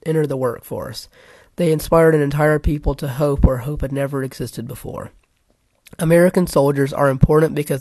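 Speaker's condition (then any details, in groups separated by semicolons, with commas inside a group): No condition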